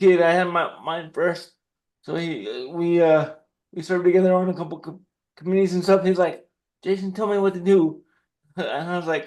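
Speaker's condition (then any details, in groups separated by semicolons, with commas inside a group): Cerebral palsy; dexterity issue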